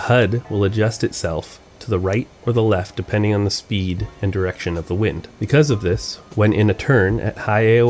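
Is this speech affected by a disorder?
No.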